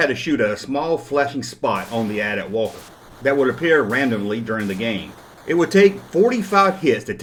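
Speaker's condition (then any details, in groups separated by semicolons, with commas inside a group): No condition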